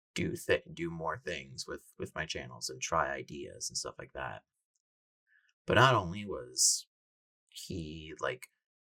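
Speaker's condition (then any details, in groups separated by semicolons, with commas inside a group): No condition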